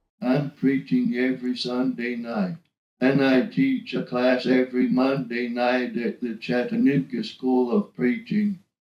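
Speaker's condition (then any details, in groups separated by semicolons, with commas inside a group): ALS (Lou Gehrig's disease), speech-generating device; ALS, spread to right arm then legs; onset three and a half years ago, no hand use, eye-controlled wheelchair; speaks only via eye-gaze device with banked voice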